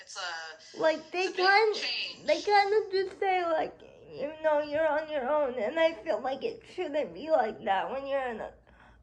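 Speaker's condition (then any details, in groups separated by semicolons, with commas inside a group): Cerebral palsy; spastic quadriplegia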